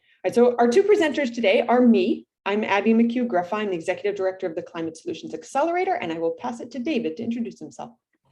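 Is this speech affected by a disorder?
No.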